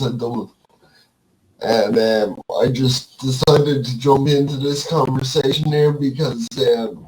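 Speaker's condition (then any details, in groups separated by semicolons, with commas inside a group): Cerebral palsy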